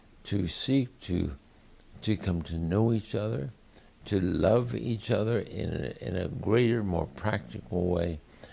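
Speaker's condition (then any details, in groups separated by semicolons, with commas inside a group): ALS; diagnosed about two years ago, late onset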